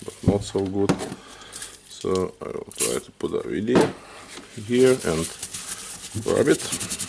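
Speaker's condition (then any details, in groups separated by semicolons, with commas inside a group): No condition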